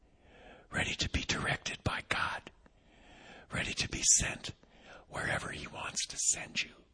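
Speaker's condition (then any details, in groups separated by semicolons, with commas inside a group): Vocal cord paralysis, unilateral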